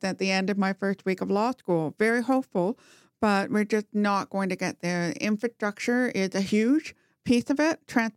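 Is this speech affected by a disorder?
Yes: profound hearing loss, congenital, bilateral; congenital profound hearing loss both ears, hearing aid right ear only, no fire alarm heard without it; talks very well despite profound hearing loss, did not talk until age four.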